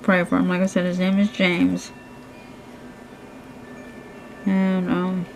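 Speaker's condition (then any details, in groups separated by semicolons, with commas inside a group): Cerebral palsy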